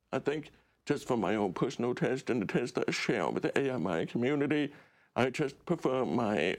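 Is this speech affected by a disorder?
Yes: deaf; relies on subtitles.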